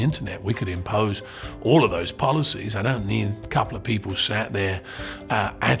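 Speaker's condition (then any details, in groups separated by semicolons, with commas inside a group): No condition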